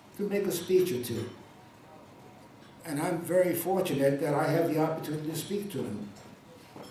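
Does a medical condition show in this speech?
No.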